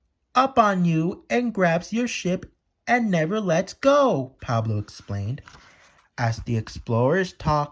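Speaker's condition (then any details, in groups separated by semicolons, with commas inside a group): No condition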